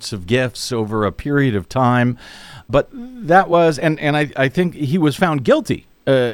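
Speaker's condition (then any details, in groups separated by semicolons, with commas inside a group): No condition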